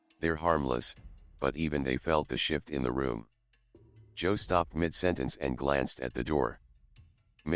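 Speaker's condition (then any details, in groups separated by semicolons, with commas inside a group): No condition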